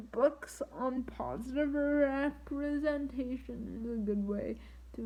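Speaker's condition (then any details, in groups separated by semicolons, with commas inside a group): Triplegic cerebral palsy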